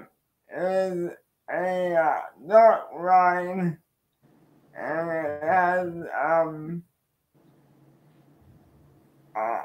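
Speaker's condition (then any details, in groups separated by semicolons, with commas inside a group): Cerebral palsy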